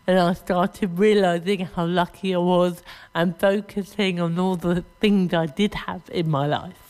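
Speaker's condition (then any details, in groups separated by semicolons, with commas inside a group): Cerebral palsy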